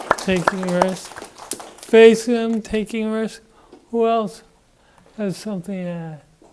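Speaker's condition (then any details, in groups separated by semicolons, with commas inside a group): Parkinson's disease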